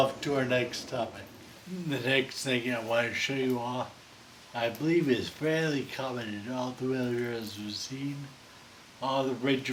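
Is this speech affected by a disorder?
Yes: Friedreich's ataxia.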